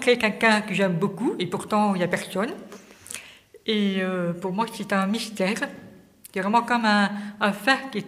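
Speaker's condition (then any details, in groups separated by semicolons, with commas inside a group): Hearing impairment from birth, congenital; no speech until age ten, lacked hearing equipment early, specialised school; weekly therapy with Jackie nearly four years, resumed after years without, monthly practice with Edith, audioprothésiste; able to sing and hear liturgy, speech regained through two years' therapy with Jackie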